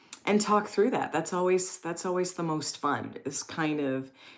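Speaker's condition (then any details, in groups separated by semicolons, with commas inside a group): No condition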